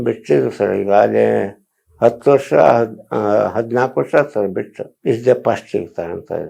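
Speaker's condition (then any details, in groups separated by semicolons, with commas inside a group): Tongue cancer surgery; soft food only, eating difficult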